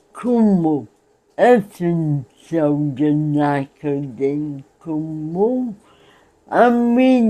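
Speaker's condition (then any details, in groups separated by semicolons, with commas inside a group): Cerebral palsy; spastic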